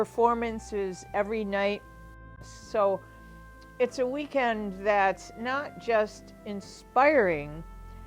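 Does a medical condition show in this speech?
No.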